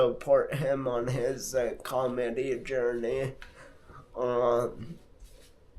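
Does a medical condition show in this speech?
Yes: multiple sclerosis.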